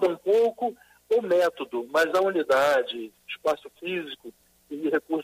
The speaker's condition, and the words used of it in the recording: None; typical speech.